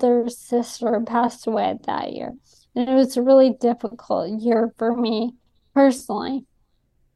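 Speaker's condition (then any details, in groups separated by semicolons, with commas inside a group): ALS; speech affected by ALS, noticeable on podcasts and shows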